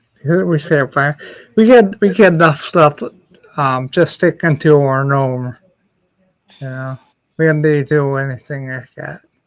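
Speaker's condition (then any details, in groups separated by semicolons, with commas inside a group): Ataxia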